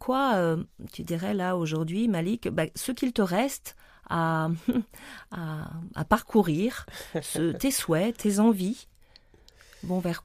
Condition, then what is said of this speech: No condition.